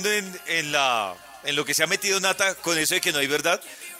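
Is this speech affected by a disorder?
No.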